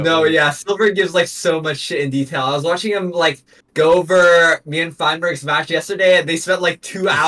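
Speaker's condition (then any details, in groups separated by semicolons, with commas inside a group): No condition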